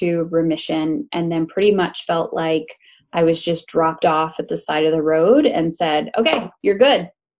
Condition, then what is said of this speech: None; typical speech.